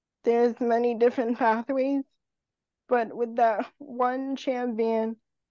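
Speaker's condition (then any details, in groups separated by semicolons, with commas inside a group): Cerebral palsy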